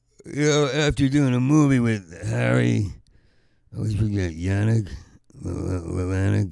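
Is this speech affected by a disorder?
Yes: Parkinson's; exhausted, short on sleep, taken for drunk so could not get a cab.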